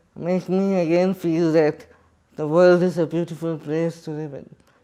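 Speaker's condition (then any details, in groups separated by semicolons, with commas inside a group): Cerebral palsy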